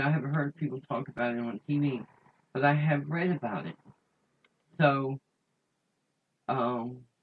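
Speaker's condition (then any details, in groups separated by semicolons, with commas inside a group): Cerebral palsy; voice sound affected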